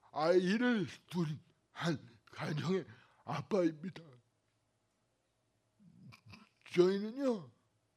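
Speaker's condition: Cerebral palsy; body and bones twisted

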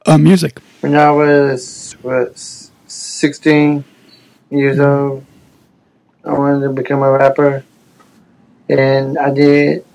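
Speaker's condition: Down syndrome; hesitant, finds talking without a microphone difficult, auditioned to check could speak well enough

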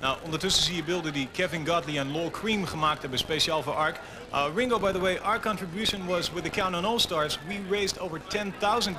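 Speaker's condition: No condition

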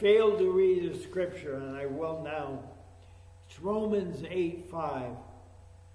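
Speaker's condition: ALS; swallowing

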